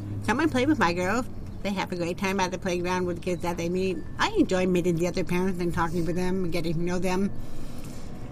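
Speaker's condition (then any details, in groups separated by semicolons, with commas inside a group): Profound deafness, genetic, profound; deaf voice, sounds different, sometimes taken for German accent, once reported as drunk slurring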